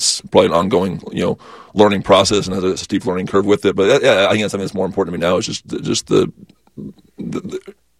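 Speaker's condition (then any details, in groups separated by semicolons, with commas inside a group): Stutter; magnified on mission while learning and speaking Spanish; repeated sounds, repeated words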